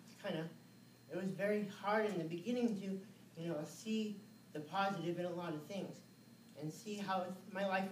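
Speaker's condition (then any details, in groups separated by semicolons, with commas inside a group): Cerebral palsy; from birth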